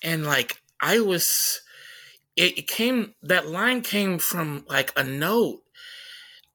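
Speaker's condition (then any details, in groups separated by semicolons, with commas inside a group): Stutter; stuttering during this interview; stuttering during conversation; prolonged sounds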